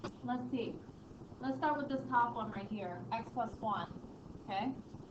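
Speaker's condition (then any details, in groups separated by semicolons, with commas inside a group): No condition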